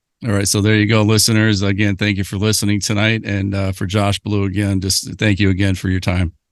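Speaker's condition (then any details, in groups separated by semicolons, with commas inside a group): No condition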